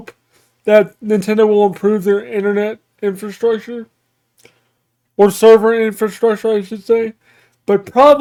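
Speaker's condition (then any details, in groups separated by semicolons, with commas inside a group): Cerebral palsy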